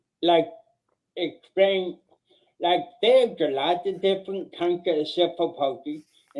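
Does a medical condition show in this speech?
Yes: ataxic cerebral palsy; mildest kind.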